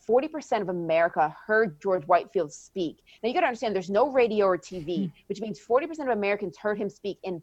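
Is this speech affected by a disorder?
No.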